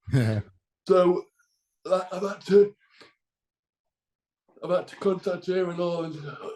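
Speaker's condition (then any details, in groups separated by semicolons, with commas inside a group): Cerebral palsy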